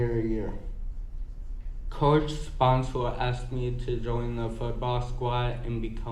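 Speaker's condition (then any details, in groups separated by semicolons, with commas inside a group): Cerebral palsy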